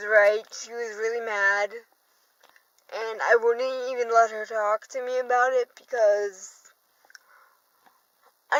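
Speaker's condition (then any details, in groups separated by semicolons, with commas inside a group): Cerebral palsy, dystonic hemiplegia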